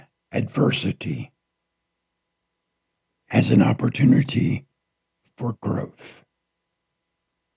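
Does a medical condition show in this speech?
Yes: throat cancer, partial laryngectomy; lost part of voice, feels limited in how much can speak.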